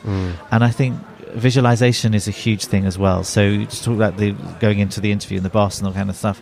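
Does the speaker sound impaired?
No.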